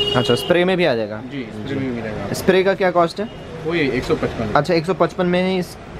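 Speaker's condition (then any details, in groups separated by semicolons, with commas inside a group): No condition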